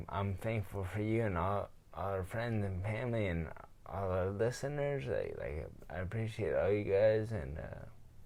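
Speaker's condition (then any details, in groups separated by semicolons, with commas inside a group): Traumatic brain injury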